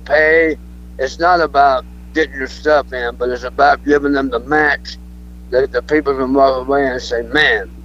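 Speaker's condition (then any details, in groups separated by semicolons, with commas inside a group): Throat cancer; throat cancer over last couple of years; speech not the best as result of throat cancer, may sound drunk, quit podcasts over it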